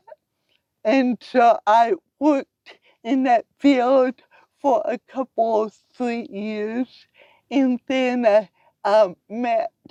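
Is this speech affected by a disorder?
Yes: cerebral palsy; from birth.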